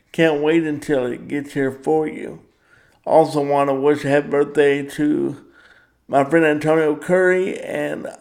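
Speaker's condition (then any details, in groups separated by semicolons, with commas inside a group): Cerebral palsy; power wheelchair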